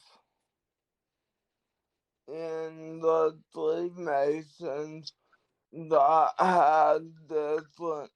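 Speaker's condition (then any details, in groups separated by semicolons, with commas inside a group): Cerebral palsy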